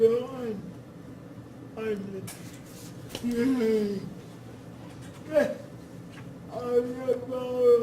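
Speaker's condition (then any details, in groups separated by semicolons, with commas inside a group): Cerebral palsy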